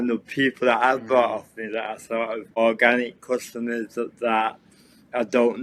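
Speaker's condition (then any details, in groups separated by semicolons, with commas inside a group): Cerebral palsy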